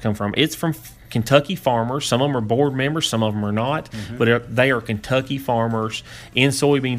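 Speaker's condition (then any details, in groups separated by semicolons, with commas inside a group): No condition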